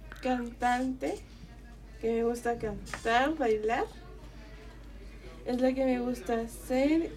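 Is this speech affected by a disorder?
Yes: Down syndrome; 20 years old.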